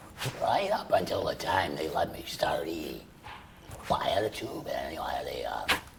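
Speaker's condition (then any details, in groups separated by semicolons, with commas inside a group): Laryngectomy for laryngeal cancer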